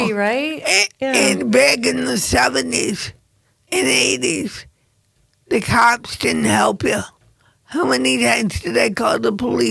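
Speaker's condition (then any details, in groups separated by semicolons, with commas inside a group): Cerebral palsy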